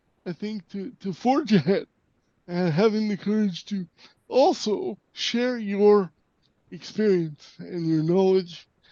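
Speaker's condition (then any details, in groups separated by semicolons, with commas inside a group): Cerebral palsy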